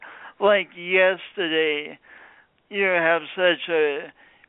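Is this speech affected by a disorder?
Yes: speech impediment from birth injury; distinctive voice, noted as not a Midwestern accent.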